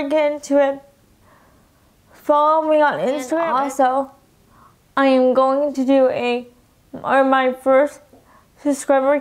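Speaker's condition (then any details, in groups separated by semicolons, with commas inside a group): Cerebral palsy; spastic quadriplegic, all four limbs, from birth, wheelchair, several surgeries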